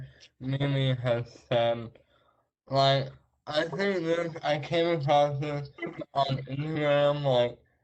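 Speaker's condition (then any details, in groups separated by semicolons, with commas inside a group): Traumatic brain injury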